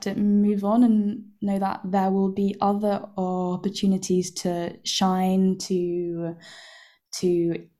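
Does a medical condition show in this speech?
Yes: stammer; onset with silent blocking, about 6 months saying nothing, McGuire program about 10 years ago; uses McGuire breathing technique, belt worn outside clothes as reminder to breathe deeply before speaking; stammer variable and changeable, began as silent blocks, relies on breathing technique; here repeated words, blocks.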